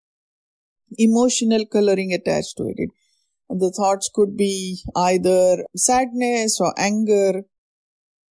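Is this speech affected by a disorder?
No.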